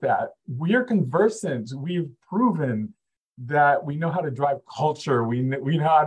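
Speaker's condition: No condition

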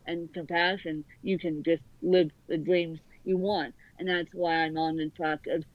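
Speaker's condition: Cerebral palsy; affects both sides of body

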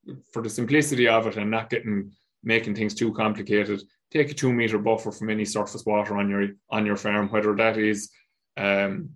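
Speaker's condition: No condition

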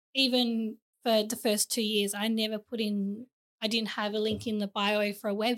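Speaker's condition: No condition

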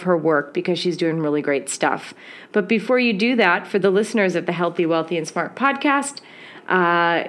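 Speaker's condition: No condition

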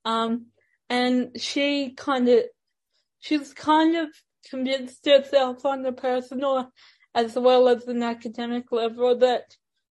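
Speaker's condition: Ataxic cerebral palsy; ambulant wheelchair user, chair for long distances and main street

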